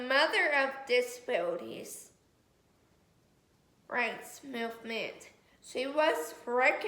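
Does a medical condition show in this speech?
Yes: cerebral palsy; affects muscles.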